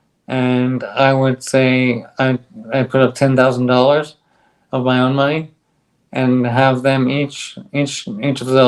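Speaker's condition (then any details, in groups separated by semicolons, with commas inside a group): ALS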